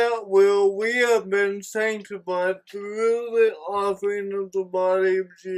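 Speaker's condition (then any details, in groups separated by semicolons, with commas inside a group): Cerebral palsy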